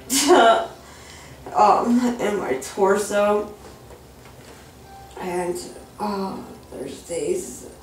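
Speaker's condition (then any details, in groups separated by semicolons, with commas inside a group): Cervical dystonia, spasmodic torticollis; DBS candidate, custom dental mouthpiece two days, improving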